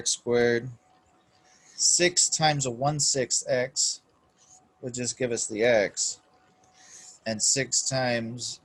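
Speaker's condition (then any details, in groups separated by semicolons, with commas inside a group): No condition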